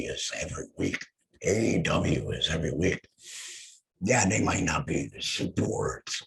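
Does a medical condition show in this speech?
Yes: head and neck cancer; voice lost.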